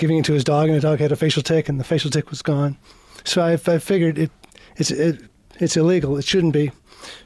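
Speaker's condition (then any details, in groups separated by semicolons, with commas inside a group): Parkinson's disease; Parkinson's disease diagnosed 17 years ago, progressive, affects walking, talking, swallowing and drinking; must think before talking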